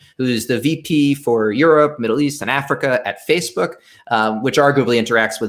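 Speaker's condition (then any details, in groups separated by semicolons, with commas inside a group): No condition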